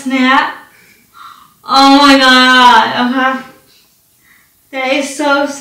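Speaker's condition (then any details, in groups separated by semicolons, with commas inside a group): Cerebral palsy, spastic quadriplegic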